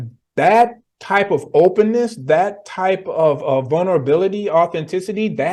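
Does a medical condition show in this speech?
No.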